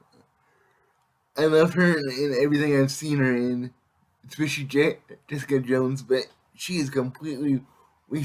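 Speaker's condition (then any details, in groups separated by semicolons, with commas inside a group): Cerebral palsy; affects all muscles; able to speak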